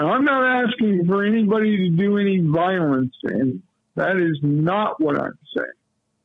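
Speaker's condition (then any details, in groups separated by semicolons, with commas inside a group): Cerebral palsy; lifelong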